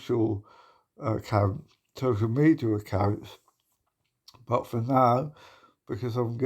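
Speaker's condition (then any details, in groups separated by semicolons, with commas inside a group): Motor neuron disease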